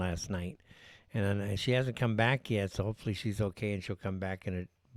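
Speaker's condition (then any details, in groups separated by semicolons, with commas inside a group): No condition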